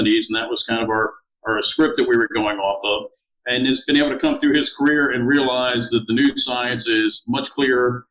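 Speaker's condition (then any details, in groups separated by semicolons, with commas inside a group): No condition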